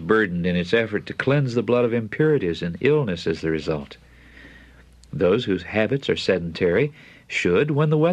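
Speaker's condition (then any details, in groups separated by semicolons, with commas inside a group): No condition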